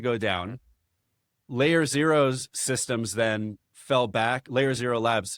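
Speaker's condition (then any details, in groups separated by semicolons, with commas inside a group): No condition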